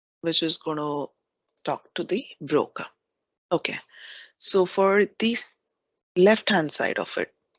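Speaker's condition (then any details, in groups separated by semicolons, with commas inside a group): No condition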